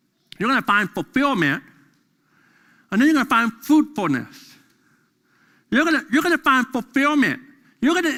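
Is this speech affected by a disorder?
Yes: deafness; deaf during school years.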